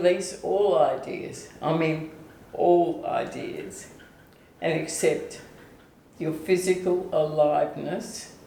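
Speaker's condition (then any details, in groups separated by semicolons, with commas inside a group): ALS/MND; onset foot drop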